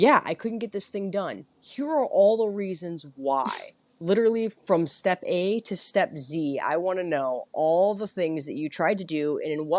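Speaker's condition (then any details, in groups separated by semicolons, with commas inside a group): No condition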